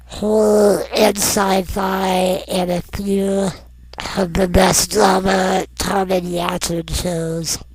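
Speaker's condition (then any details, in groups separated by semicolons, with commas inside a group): Non-progressive muscular dystrophy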